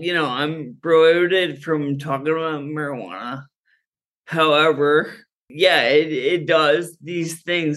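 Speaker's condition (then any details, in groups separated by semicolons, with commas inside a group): Friedreich's ataxia; diagnosed sophomore year of college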